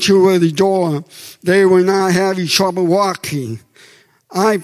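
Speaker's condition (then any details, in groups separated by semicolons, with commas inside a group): Deafness; comfortable speaking and using own voice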